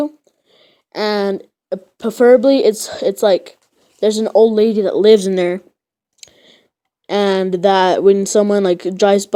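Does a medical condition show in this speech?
No.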